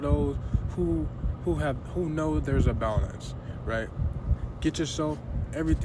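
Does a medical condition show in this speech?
No.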